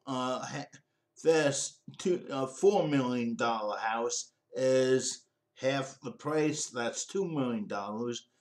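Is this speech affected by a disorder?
Yes: cerebral palsy.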